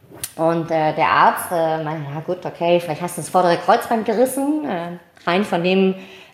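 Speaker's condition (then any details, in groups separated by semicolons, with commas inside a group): Cleft palate, mild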